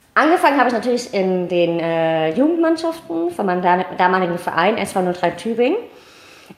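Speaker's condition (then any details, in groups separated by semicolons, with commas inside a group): Cleft palate, mild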